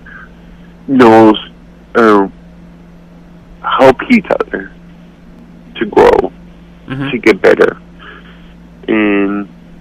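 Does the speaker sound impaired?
Yes: cerebral palsy; accepts own voice, declined voice surgery due to risk of losing speech.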